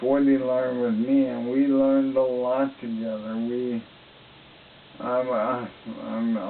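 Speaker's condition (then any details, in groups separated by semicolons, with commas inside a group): ALS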